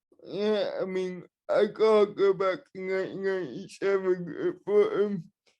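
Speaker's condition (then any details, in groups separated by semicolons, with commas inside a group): Cerebral palsy, spastic and dyskinetic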